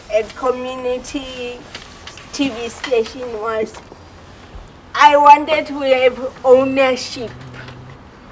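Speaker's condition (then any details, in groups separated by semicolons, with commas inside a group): Cerebral palsy; speech impediment, understandable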